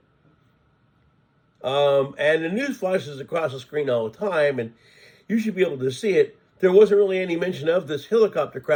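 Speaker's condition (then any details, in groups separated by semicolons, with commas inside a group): No condition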